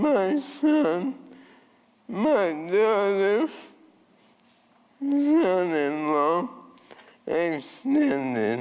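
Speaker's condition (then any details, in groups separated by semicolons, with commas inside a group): ALS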